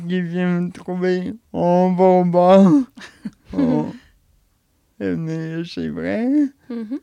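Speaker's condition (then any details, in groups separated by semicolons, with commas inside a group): Cerebral palsy; age 31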